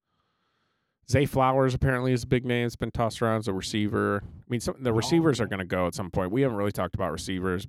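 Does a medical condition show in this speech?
No.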